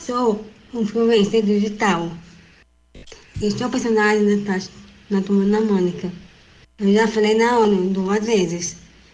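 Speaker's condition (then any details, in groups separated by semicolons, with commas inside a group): Down syndrome; also called T21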